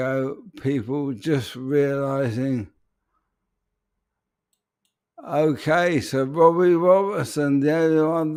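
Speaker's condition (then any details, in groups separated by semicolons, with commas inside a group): ALS; speech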